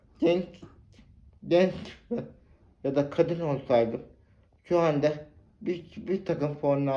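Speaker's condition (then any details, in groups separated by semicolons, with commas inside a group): Cerebral palsy; spastic type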